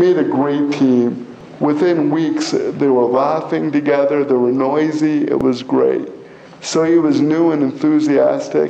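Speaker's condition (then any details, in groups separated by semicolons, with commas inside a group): Cerebral palsy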